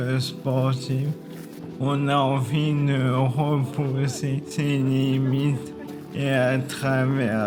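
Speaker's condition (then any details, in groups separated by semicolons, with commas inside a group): ALS (maladie de Charcot); uses wheelchair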